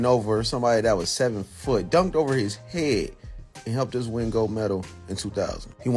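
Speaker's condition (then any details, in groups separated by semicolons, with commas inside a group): No condition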